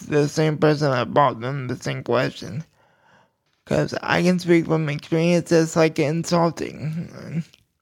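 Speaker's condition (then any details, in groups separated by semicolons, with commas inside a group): Cerebral palsy; low voice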